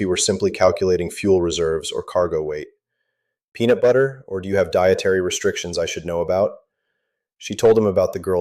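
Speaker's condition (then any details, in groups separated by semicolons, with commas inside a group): No condition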